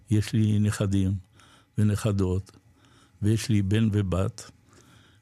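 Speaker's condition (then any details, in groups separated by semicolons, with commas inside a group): Parkinson's disease; had to sell motorcycle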